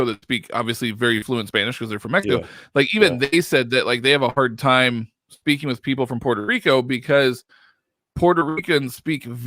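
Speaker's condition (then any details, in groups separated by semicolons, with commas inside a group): No condition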